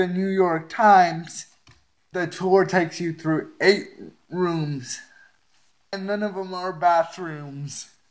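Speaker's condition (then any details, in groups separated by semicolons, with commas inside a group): Cerebral palsy; uses wheelchair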